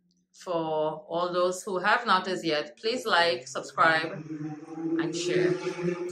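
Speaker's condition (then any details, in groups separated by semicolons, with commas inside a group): No condition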